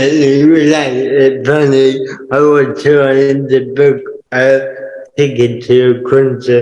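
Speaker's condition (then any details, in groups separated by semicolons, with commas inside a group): Cerebral palsy; permanent wheelchair user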